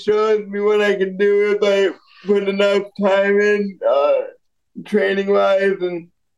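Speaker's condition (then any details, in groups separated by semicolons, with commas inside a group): Cerebral palsy; congenital, born prematurely at 29 weeks, diagnosed within weeks, brain-muscle disconnect, worse lower in body, walks with walker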